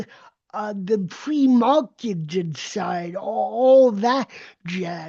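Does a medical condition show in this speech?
Yes: cerebral palsy; uses walker and wheelchair.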